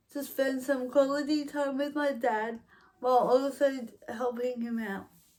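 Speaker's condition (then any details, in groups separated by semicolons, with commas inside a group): Cerebral palsy, mild; affects walking and speech, dribbling, falls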